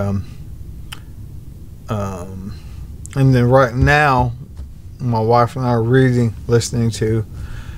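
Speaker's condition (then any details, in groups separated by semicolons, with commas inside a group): ALS; bulbar-upper onset, tongue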